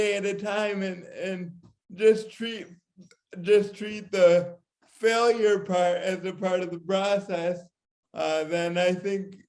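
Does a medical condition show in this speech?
Yes: cerebral palsy; from birth.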